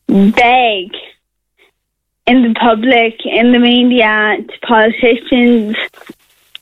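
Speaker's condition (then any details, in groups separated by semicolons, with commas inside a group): Friedreich's ataxia; progressive neuromuscular disease, nerve damage, muscle weakness, mobility loss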